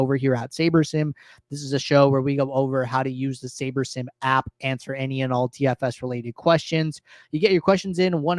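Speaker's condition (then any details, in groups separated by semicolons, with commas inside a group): No condition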